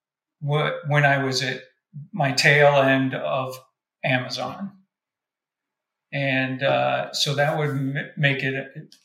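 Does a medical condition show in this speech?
Yes: frontotemporal dementia with stuttering; right frontal and temporal involvement, diagnosis took about 3.5 years, hearing expected to become affected; ongoing stuttering, paranoia; new-onset stuttering, never stuttered before, first noticed around COVID period, speech tasks led to neurological surgeon referral; here repeated sounds, prolonged sounds.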